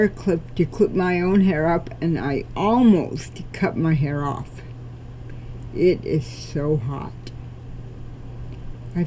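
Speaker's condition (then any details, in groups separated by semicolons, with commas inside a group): Cerebral palsy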